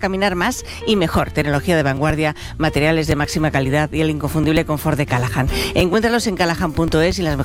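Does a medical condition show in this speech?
No.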